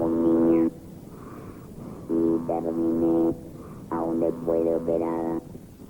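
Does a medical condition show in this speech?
Yes: laryngectomy; after laryngeal cancer.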